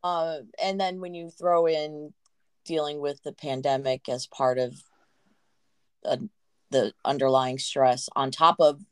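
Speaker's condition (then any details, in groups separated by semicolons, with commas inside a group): No condition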